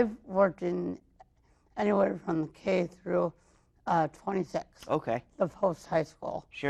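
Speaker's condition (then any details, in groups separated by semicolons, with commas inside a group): Mild cerebral palsy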